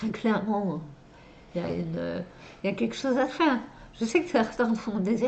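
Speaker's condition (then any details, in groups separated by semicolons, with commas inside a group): Dystonia and multiple sclerosis; hereditary dystonia, involuntary contractions, abnormal postures, plus multiple sclerosis; dystonia since age 5 or 6, multiple sclerosis since about 20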